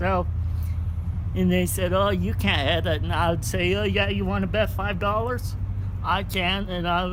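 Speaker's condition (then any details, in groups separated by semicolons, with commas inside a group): Cerebral palsy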